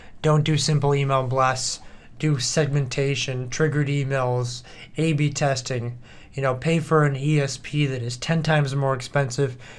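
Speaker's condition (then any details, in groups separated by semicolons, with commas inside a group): No condition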